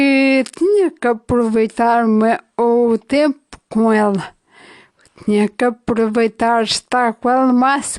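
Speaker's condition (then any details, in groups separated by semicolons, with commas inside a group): Ataxia after brain injury; acquired, brain injury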